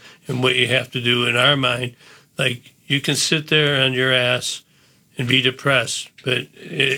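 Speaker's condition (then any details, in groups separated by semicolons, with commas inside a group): Parkinson's disease; posture and gait changes, earlier neck and shoulder surgeries missed diagnosis; about 10 years since diagnosis; once could not speak on live TV, diagnosed 2 days later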